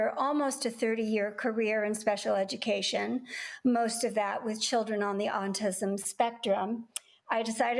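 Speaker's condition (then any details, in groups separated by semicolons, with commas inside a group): No condition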